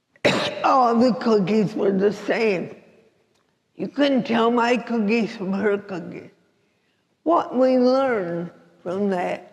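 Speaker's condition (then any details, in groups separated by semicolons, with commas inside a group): Cerebral palsy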